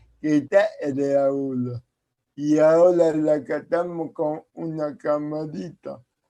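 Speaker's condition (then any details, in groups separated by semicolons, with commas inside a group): Cerebral palsy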